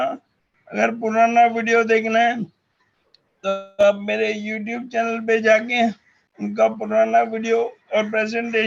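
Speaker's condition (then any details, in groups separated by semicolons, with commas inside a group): Motor neurone disease; voice strong and loud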